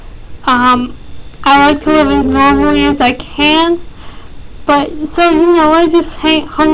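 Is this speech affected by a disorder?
Yes: cerebral palsy, mild.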